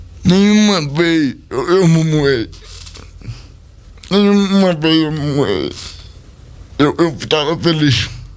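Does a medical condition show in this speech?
Yes: cerebral palsy; speech not normal.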